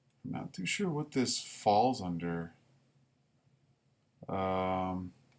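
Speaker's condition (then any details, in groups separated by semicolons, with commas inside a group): No condition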